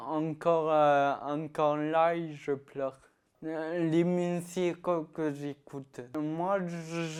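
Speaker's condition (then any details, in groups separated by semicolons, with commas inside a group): Ataxia-telangiectasia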